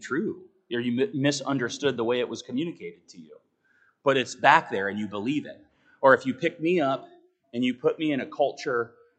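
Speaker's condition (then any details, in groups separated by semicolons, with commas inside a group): No condition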